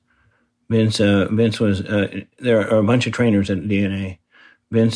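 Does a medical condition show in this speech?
Yes: Parkinson's disease; right-side weakness at onset, diagnosed by neurologist, confirmed by second opinion, heavy weightlifting slows progression; about 6 years since diagnosis, low medication first 3 years, more as symptoms worsen.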